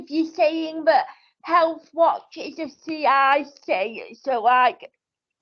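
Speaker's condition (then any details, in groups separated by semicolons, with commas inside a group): Cerebral palsy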